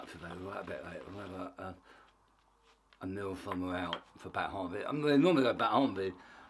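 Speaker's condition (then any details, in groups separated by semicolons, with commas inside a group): Tongue cancer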